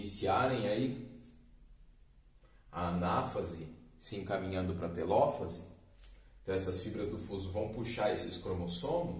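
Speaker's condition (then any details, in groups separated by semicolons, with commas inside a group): No condition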